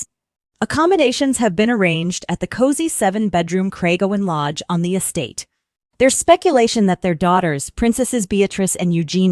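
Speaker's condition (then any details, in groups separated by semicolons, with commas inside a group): No condition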